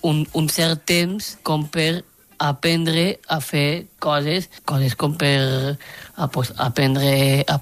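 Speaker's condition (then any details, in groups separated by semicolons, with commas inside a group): Down syndrome; genetic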